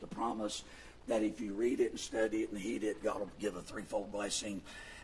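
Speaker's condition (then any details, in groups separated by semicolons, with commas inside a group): Vocal fold paralysis; both vocal cords paralyzed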